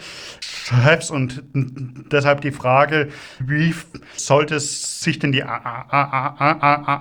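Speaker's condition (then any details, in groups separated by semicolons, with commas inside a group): Stuttering; developmental, lifelong, possibly inherited, father stuttered, brother fluent, logopedic speech therapy, constant since second grade; possibly not yet noticeable to listeners; repeated sounds, prolonged sounds, blocks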